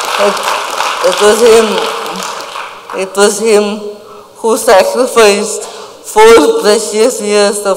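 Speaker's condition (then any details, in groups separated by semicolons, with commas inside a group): Cerebral palsy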